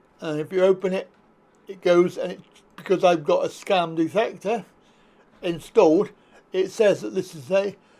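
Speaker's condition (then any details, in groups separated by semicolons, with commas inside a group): Cerebral palsy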